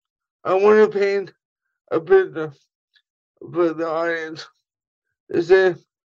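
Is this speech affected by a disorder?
Yes: cerebral palsy; voice affected once in a while.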